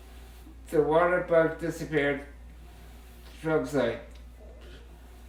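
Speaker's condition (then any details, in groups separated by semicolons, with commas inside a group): Muscular dystrophy, Duchenne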